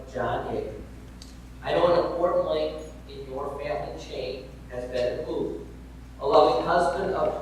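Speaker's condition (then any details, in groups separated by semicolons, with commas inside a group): No condition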